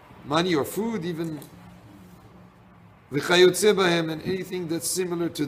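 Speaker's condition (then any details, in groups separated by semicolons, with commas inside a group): No condition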